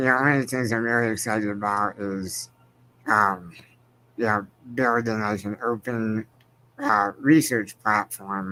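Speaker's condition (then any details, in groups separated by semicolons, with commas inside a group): Spinal muscular atrophy; progressive, wheelchair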